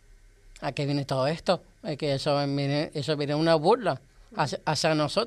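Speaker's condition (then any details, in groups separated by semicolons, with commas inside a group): Down syndrome; independent in daily life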